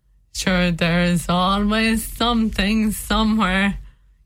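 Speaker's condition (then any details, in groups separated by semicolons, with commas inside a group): Motor neurone disease; diagnosed by elimination at hospital in Limerick, began with fatigue and struggling with physical tasks; very limited hand use, hands worst affected, difficulty eating, walking limited but still tries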